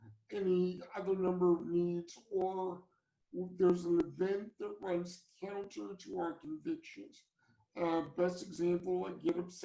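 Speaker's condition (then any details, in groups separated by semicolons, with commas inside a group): Cerebral palsy; from birth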